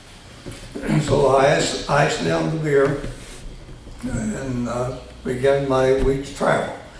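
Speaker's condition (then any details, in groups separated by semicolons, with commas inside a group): Tongue cancer surgery; both sides of tongue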